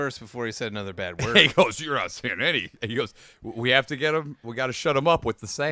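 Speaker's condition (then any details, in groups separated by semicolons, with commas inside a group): No condition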